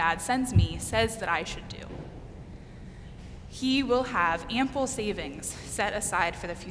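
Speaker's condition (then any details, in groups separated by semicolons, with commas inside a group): No condition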